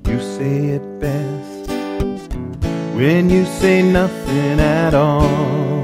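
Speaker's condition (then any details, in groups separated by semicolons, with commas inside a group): No condition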